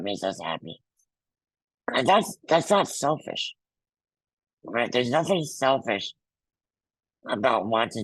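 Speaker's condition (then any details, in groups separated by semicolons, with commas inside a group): Muscular dystrophy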